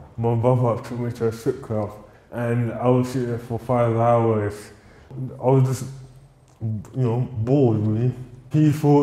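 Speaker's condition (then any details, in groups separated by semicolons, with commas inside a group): Cerebral palsy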